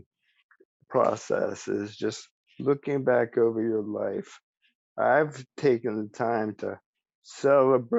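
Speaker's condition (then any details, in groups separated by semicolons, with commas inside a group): ALS; speech still preserved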